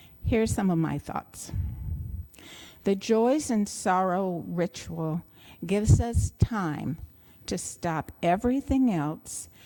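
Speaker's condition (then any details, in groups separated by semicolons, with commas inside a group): No condition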